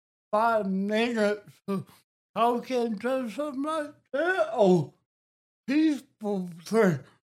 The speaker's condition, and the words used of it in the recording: Cerebral palsy. And I didn't know I had a speech impediment until I was 12 years old.